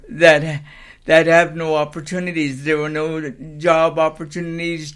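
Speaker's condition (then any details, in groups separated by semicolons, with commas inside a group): Cerebral palsy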